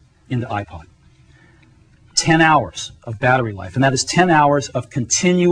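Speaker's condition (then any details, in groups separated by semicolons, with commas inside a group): No condition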